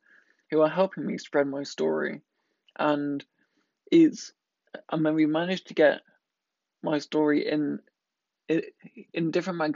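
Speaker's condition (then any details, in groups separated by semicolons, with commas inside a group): Stammer; lifelong since childhood, late speech development, weekly speech therapy first 10 years, two-week intensive course; speech therapy stopped, worse in pandemic lockdown, practising difficult words with Alexa; quite good today after sociable day, worse otherwise, stammers on new words since lockdown; prolonged sounds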